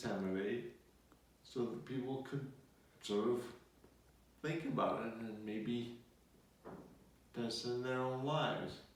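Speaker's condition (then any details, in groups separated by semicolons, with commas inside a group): Multiple sclerosis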